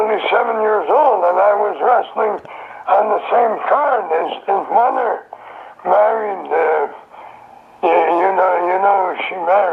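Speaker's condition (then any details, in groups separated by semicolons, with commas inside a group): Throat cancer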